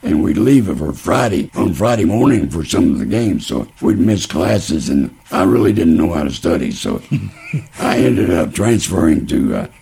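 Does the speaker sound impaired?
Yes: laryngeal cancer; laryngeal cancer following lung cancer diagnosed 2006, later lesions in mouth and one on neck, about 12 years; unable to eat or drink for past three years, all intake through feeding tube.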